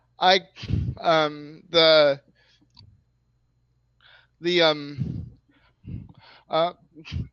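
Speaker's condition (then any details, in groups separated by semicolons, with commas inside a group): Cerebral palsy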